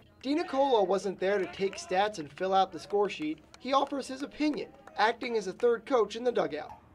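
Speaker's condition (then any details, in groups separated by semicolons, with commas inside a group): No condition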